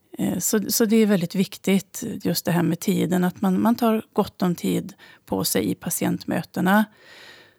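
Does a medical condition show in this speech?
No.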